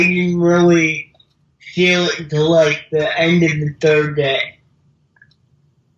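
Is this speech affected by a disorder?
Yes: cerebral palsy; mild speech impediment.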